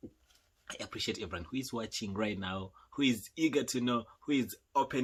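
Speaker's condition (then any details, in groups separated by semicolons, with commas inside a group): No condition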